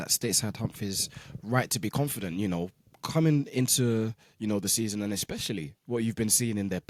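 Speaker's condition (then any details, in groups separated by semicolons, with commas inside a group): No condition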